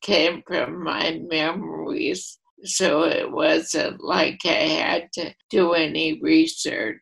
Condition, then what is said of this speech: ALS (motor neuron disease). And her voice has been affected, but her message is just as